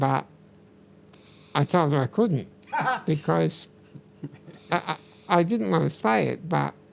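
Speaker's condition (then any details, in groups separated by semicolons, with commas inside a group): Muscular dystrophy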